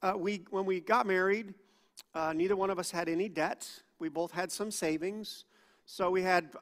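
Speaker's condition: No condition

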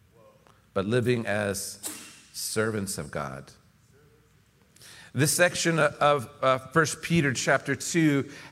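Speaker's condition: No condition

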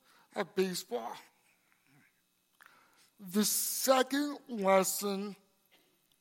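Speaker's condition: Cerebral palsy; congenital, brain damage affecting balance and coordination

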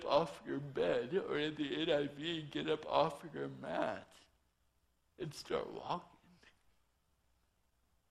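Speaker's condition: Torsion dystonia; mild fibular cerebral palsy from birth, hand tremor found at age 5, rare torsion dystonia; drug-free, walking again after 2.5 years of water therapy, body still not controllable; vocal cords twist with torso, voice cannot be controlled, altered speech

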